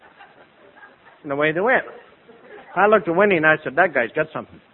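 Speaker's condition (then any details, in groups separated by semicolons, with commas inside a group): No condition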